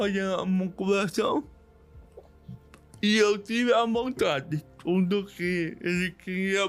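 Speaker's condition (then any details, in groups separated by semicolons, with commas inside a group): Cerebral palsy; diagnosed in childhood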